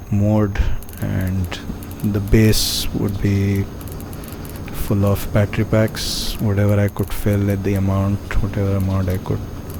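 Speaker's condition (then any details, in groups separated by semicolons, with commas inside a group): No condition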